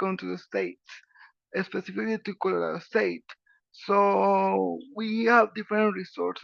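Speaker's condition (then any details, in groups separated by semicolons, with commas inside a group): Cerebral palsy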